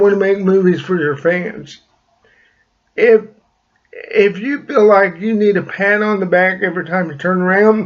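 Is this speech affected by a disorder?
Yes: cerebral palsy; slight speech impediment.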